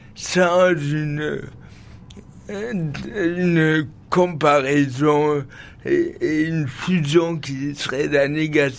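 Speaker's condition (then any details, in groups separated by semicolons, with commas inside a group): Cerebral palsy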